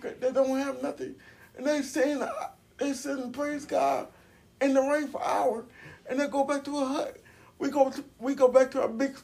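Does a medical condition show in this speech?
Yes: cerebral palsy; uses wheelchair, age 42.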